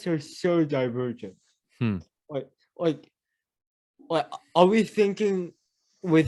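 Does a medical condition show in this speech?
Yes: cerebral palsy; mild speech impediment.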